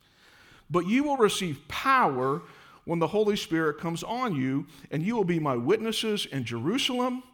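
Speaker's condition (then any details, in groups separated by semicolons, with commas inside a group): No condition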